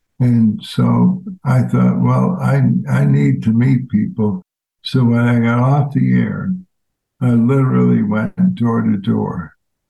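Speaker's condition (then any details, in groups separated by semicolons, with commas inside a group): ALS; fatal progressive disease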